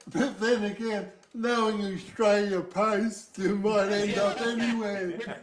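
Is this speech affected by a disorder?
Yes: cerebral palsy.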